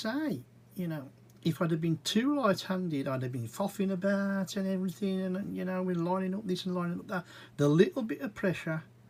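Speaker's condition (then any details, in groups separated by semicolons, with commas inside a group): No condition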